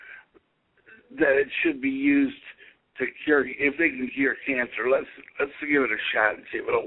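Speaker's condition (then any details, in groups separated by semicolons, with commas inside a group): Cerebral palsy; able to speak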